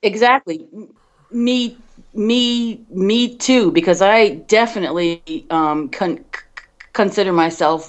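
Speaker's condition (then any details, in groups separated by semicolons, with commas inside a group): Stuttering; stuttering since childhood, onset around age five, covert into early 40s, hiding meant not talking; open about stuttering for about six years, considers self bivert; repetitions of whole words, part-words and phrases, Concerned, frequent um fillers; repeated sounds, repeated words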